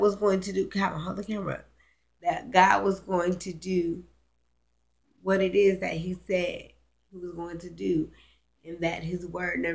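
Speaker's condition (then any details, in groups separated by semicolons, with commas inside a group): Cerebral palsy, spastic; now talking and breathing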